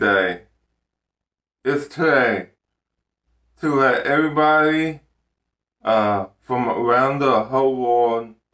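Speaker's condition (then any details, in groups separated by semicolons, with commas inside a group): Ataxic cerebral palsy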